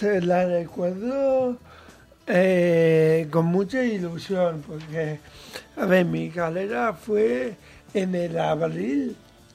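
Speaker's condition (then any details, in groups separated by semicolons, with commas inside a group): Cerebral palsy; mild, lesser degree of disability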